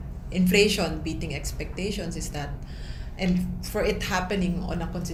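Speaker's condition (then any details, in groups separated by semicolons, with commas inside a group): No condition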